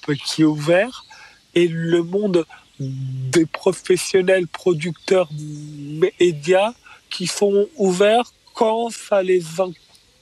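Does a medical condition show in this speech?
Yes: stuttering; developmental stuttering, diagnosed at age 4, first misdiagnosed as Gilles de la Tourette by psychiatrist; stutter noticeable on stage, audience thought stutter was acted, elocution and rhythm not radio-smooth; here prolonged sounds.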